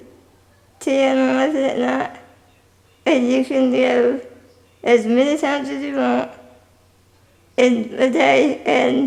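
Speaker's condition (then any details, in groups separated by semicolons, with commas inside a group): Spinal muscular atrophy type 2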